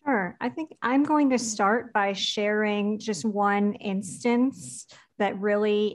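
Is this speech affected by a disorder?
Yes: cleft palate; congenital cleft palate, surgeries from early childhood through adolescence, full cleft revisions, ear tubes in and out; hearing retained, predicted deafness by around age two did not occur; speech, breathing and swallowing issues in childhood, speech therapy until about adolescence.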